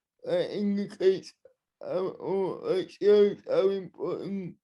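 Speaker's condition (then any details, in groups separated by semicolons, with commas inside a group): Cerebral palsy, spastic and dyskinetic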